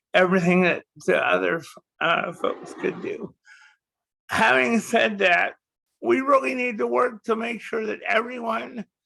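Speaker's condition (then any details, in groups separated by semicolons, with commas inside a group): Cerebral palsy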